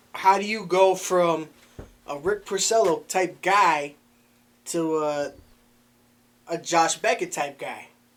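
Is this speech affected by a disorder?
No.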